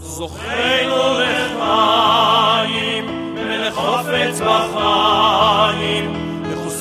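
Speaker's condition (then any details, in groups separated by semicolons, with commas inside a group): No condition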